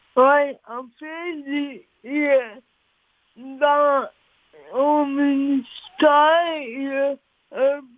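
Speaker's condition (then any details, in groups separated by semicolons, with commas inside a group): Cerebral palsy; speech affected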